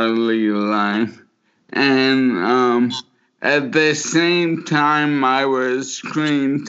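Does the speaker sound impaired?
Yes: motor neuron disease; can no longer dance.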